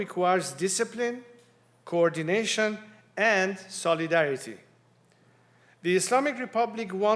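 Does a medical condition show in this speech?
No.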